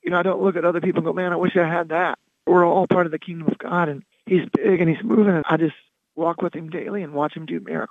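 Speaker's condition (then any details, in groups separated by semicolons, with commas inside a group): Loss of singing voice; singing voice lost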